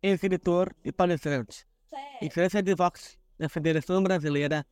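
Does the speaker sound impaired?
Yes: Down syndrome.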